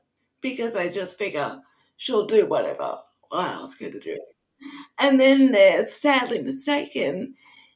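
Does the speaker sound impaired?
Yes: cerebral palsy; wheelchair user; sometimes taken for drunk on first sight on cam, speech affected on bad days.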